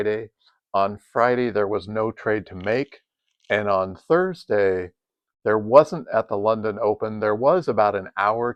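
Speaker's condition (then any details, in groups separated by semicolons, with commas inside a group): No condition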